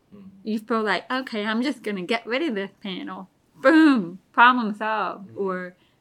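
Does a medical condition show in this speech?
Yes: deafness; relies on hearing aids and lip reading.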